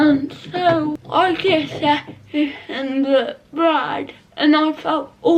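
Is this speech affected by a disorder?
Yes: cerebral palsy; not quadriplegic.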